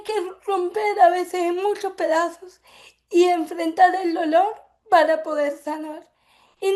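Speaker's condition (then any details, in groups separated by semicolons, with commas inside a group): Cerebral palsy; from birth; affects speech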